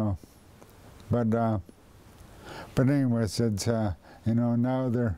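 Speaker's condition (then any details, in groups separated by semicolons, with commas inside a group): Primary lateral sclerosis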